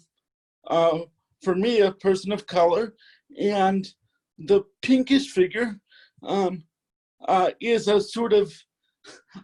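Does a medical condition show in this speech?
Yes: cerebral palsy.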